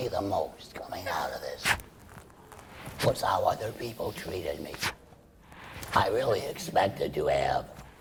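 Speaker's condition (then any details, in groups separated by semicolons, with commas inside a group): Laryngectomy for laryngeal cancer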